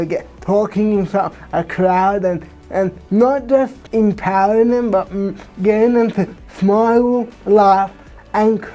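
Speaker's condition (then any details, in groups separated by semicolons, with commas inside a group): Cerebral palsy; from birth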